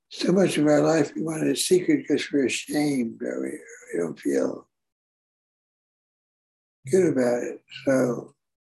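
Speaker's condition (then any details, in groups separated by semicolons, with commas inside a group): Parkinson's; on Parkinson's medication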